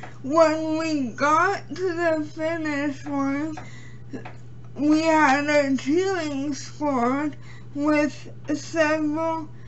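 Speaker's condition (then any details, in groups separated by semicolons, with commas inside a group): Cerebral palsy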